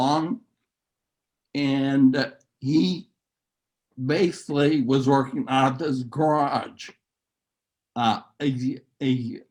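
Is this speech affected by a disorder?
Yes: neurological disease.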